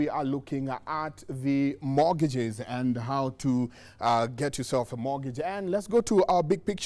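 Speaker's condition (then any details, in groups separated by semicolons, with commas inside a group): No condition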